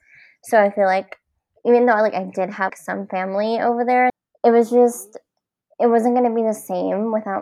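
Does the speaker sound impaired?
Yes: cleft palate; congenital, nose and teeth since childhood.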